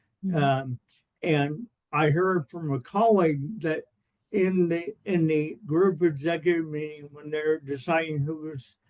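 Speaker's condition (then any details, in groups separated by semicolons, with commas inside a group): Cerebral palsy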